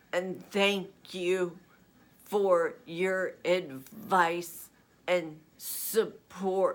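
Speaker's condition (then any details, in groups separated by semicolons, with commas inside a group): Essential tremor; voice, progressive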